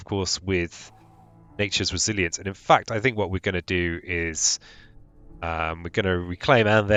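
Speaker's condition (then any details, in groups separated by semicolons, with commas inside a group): No condition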